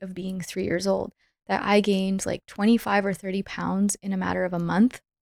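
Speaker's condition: No condition

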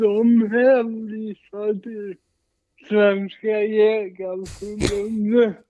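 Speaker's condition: Cerebral palsy, mild

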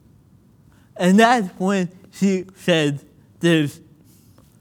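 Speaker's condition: Cerebral palsy; motor deficits

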